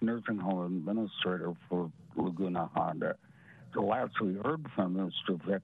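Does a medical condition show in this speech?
Yes: parotid gland removal; parotid salivary gland removed; difficulty speaking at this recording, recurring, attributed to parotid gland removal.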